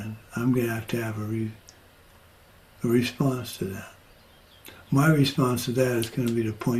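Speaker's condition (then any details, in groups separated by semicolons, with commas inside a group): Parkinson's; progressing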